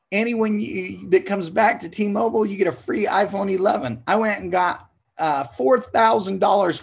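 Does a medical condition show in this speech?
No.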